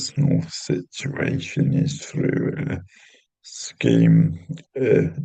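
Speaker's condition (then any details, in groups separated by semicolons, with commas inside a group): Cerebral palsy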